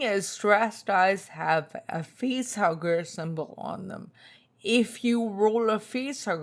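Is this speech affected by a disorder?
Yes: spinocerebellar ataxia type 2, SCA2; tongue.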